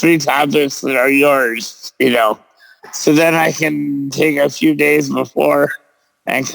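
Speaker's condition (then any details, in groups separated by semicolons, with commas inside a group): Cerebral palsy; present since birth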